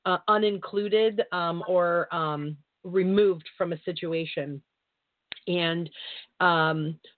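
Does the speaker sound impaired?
No.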